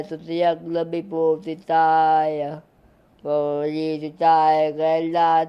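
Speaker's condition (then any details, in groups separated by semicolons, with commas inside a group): Cerebral palsy; severe form, childhood onset, mental and physical effects; cannot sit or walk, receives therapy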